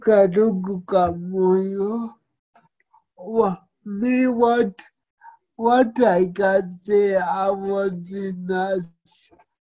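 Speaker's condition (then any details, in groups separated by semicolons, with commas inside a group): Cerebral palsy; fine motor skill challenges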